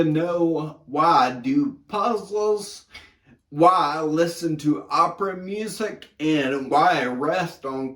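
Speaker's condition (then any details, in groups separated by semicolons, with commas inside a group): Brain injury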